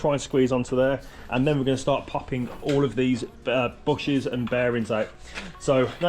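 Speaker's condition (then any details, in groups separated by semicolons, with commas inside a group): No condition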